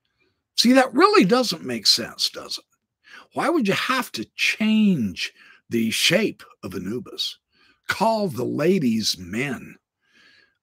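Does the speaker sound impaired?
No.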